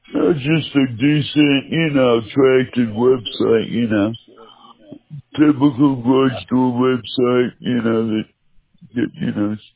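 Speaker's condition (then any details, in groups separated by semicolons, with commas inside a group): Trouble speaking, mild; a little trouble speaking, asks listener to bear with him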